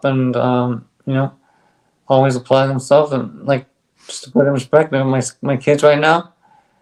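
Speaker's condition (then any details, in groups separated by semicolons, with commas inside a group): ALS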